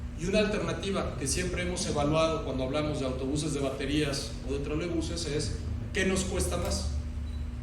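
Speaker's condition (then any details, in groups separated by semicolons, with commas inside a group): No condition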